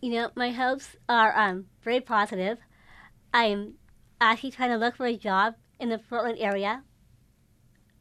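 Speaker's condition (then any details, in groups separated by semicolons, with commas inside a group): Down syndrome; developmental disability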